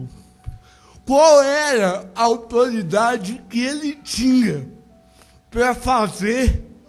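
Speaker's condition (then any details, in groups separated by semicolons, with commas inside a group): Cerebral palsy; no speech as child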